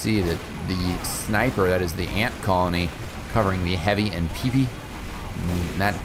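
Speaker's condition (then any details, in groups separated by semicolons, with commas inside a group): No condition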